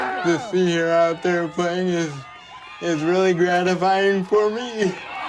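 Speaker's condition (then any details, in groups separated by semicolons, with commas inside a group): Cerebral palsy; predicted might never speak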